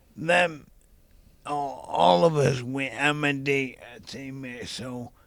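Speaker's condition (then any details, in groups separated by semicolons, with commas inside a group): ALS; young onset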